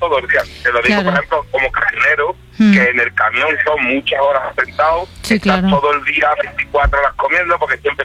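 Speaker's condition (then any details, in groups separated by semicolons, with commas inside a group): No condition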